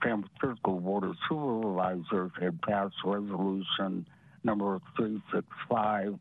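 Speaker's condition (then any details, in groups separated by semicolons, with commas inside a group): Parotid gland removal; parotid salivary gland removed; difficulty speaking at this recording, recurring, attributed to parotid gland removal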